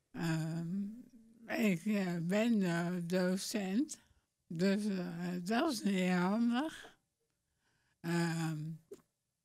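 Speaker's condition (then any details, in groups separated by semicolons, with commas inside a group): ALS; bulbar onset, walking unaffected; diagnosed within past year; speech clearly affected, long pauses up to half a minute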